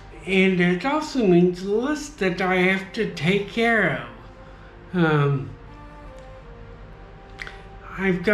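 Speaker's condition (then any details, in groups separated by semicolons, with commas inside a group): Traumatic brain injury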